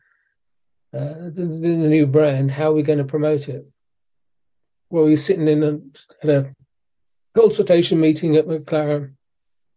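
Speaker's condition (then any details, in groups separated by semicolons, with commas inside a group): Parkinson's disease; physiotherapy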